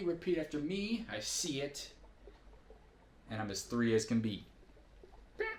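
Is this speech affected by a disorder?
No.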